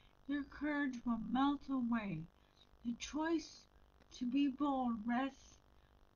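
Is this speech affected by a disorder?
Yes: brain injury.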